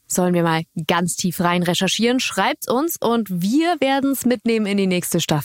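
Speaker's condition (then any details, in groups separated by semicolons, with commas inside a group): No condition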